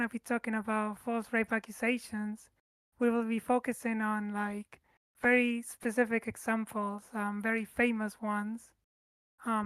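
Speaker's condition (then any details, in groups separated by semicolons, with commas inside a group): No condition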